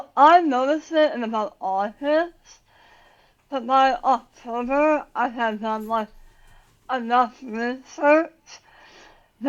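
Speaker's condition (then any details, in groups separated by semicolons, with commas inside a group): Tongue cancer surgery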